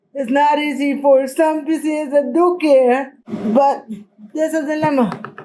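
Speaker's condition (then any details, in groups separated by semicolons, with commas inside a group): Cerebral palsy; present from birth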